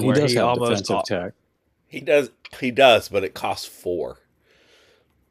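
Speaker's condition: No condition

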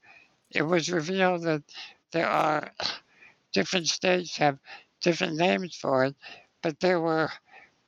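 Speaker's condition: Spinal muscular atrophy; lifelong wheelchair use

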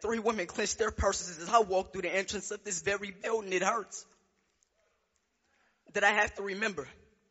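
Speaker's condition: No condition

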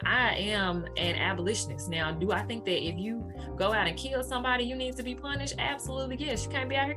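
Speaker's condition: No condition

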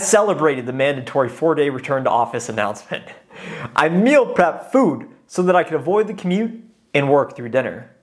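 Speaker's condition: No condition

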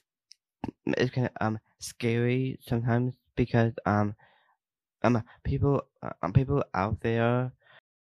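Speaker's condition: Down syndrome; hearing, not deaf, learned American Sign Language from late teens

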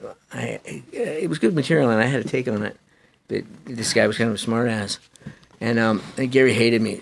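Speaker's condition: Parkinson's disease; young onset

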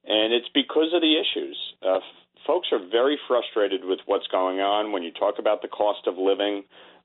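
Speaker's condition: No condition

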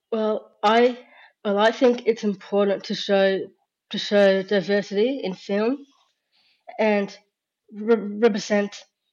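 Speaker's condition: Down syndrome

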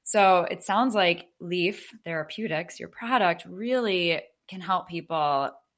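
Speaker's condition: No condition

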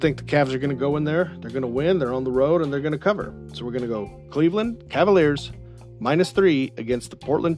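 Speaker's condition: No condition

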